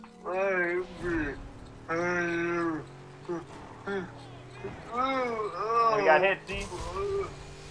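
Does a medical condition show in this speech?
Yes: cerebral palsy.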